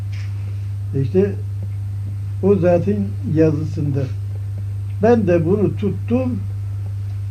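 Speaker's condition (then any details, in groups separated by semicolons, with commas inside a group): No condition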